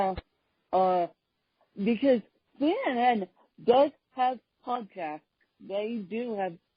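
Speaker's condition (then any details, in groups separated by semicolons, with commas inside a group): Cerebral palsy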